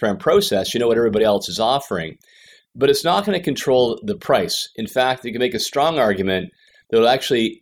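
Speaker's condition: No condition

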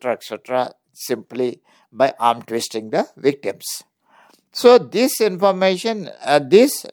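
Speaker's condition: No condition

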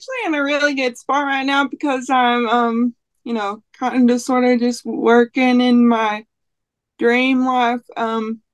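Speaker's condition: Cerebral palsy; would like to have it

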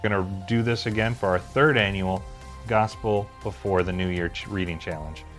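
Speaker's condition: No condition

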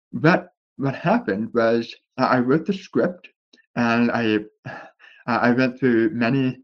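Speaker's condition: Deafness with speech impediment; born deaf, years of speech therapy, cannot really hear voices in interviews

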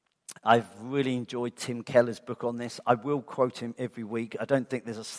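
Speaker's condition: No condition

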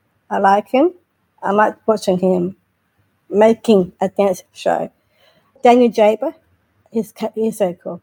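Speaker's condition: Down syndrome; intellectual disability

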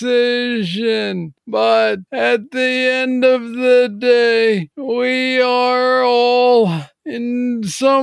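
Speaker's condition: Parkinson's disease, young onset; worked hard to improve speech and thinking

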